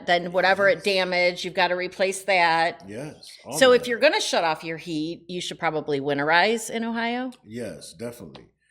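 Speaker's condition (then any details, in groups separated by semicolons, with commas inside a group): No condition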